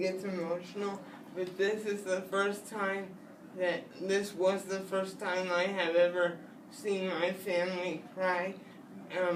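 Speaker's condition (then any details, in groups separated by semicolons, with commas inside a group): Spastic cerebral palsy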